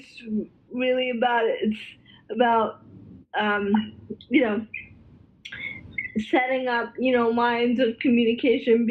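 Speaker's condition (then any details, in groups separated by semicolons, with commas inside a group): Cerebral palsy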